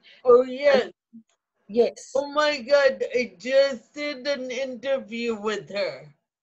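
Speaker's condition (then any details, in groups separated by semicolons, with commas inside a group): Cerebral palsy, spastic ataxic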